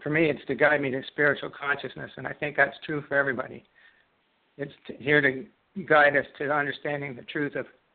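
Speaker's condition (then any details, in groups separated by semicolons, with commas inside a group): Parkinson's disease; shuffling walk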